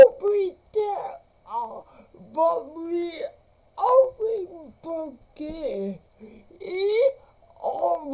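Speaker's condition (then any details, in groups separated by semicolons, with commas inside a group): Cerebral palsy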